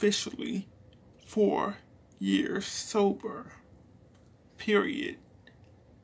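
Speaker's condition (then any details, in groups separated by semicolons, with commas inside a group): Cerebral palsy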